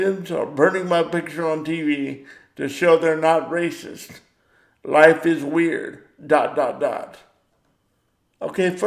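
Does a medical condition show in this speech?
Yes: cerebral palsy; power wheelchair.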